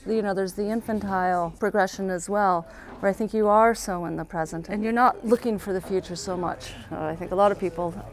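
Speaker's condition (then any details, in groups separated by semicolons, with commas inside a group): No condition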